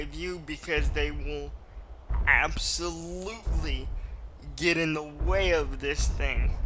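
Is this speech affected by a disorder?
Yes: cerebral palsy, mild.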